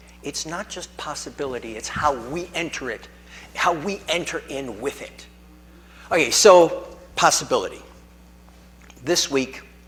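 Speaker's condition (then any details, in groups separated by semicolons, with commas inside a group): No condition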